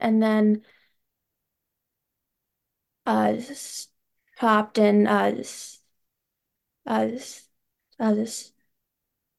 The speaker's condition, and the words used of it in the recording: Stuttering. My brother also just stutters, but he does not have a hearing loss, and like we have just similar types of just stuttering.